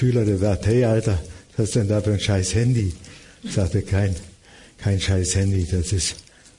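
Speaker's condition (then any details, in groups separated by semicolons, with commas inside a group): Parkinson's disease; almost daily falls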